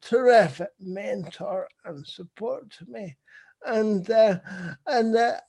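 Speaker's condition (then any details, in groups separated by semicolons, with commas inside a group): Cerebral palsy; visible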